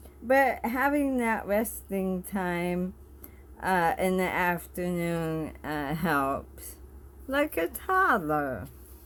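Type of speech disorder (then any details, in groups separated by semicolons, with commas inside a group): Bulbar dysarthria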